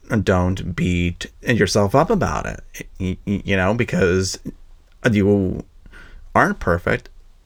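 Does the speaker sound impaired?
Yes: stuttering; wants more comfort with own stutter, plans daily mindfulness, positive affirmations, speaking with new people; stuttered on purpose during recording; including when teaching; here prolonged sounds, blocks.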